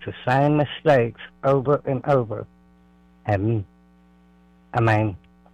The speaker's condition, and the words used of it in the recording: Oral cancer. I'm an oral cancer survivor, and I can't speak real plain.